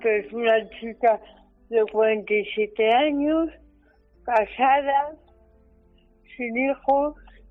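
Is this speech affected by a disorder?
Yes: cerebral palsy; brain damage at birth from lack of oxygen, midwife negligence, hospital Virgen de la Salud de Toledo, 47 years; increasingly dependent.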